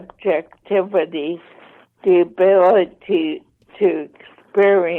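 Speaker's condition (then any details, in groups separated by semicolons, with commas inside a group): ALS, mild; voice slightly impaired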